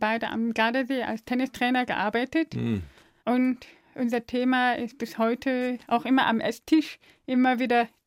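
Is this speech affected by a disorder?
Yes: deafness; deaf since birth, diagnosed by brainstem audiometry, suspected oxygen lack from cord around neck at birth; speaks very clearly, spoken language learned via early intervention, mother, Aachen deaf kindergarten, balloons.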